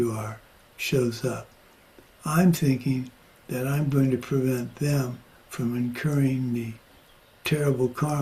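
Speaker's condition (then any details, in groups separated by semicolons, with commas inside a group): Parkinson's; progressing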